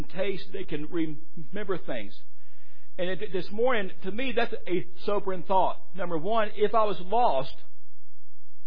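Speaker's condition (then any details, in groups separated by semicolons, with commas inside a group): Stuttering; speech worse when really tired; blocks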